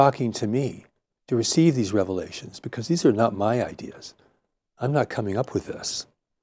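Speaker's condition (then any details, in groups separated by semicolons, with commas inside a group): No condition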